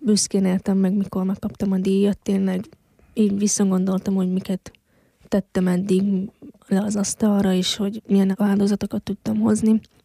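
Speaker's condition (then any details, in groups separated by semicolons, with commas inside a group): Hearing loss since birth; congenital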